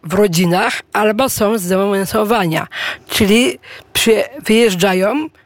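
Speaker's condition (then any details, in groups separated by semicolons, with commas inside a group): Down syndrome; experience with rehabilitation stays (turnus rehabilitacyjny)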